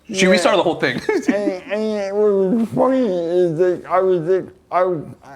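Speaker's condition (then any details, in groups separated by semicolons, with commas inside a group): Cerebral palsy; neck surgery went badly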